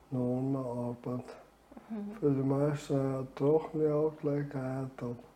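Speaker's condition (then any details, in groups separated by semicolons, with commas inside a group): ALS; reduced air makes talking effortful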